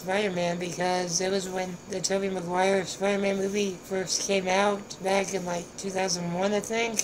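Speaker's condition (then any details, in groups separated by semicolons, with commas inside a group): Spinal muscular atrophy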